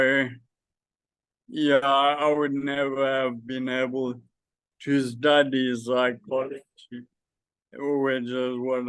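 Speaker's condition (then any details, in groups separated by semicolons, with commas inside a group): Friedreich's ataxia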